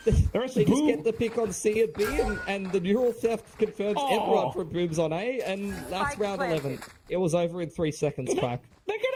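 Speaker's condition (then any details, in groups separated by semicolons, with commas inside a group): No condition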